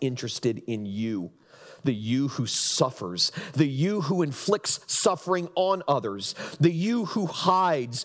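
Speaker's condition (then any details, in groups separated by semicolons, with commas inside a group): No condition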